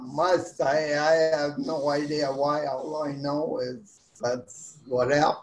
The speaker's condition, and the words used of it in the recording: Cerebral palsy. Hopefully it sounds a lot better now than it did before.